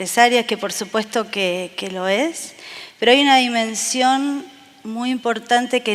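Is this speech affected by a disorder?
No.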